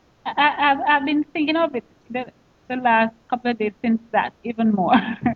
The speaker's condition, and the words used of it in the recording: Stuttering. Well, I choose not to at that point because I am, you know, upset. I stutter more, and I really, you know, do not want to make the situation worse.